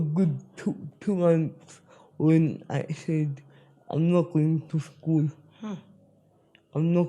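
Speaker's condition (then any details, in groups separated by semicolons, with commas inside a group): Spastic cerebral palsy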